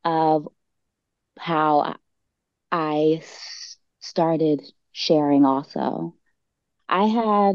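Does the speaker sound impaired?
Yes: stuttering; discloses stutter at start of conversations; here repeated sounds, prolonged sounds.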